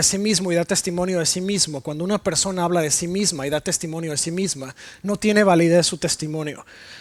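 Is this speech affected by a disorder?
No.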